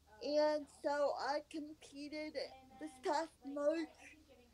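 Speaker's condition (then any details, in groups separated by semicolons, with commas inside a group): Cerebral palsy; onset at 19 days old from encephalitis, high fever and first seizure, 23 years, scoliosis, scoliosis surgery; leg cramps from staying in one position and poor circulation, back pain resolved after surgery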